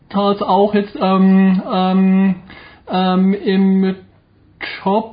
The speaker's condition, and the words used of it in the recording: Stuttering. Genau, ja, auf Grund meiner starken Symptomatik spielt mit das Stottern bei mir nach wie vor